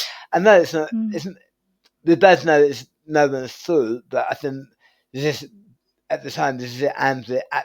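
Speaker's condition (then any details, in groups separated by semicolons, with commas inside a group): Tongue cancer surgery; right-side tongue surgery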